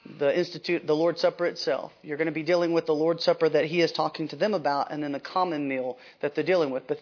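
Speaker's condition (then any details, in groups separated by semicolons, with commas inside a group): No condition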